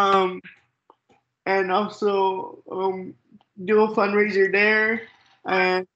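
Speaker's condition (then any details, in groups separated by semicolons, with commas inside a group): Cerebral palsy; third stage, wheelchair most of day; speech not impaired, sometimes hyperventilates when talking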